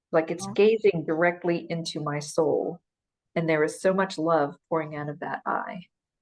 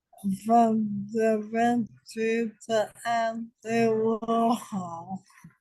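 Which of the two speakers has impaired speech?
The second: ALS; diagnosed almost five years ago.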